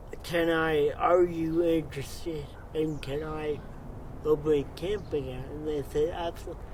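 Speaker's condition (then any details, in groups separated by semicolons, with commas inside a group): Cerebral palsy; from birth, wheelchair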